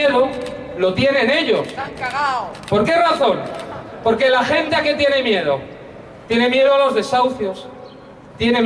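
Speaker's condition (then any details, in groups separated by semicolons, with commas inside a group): No condition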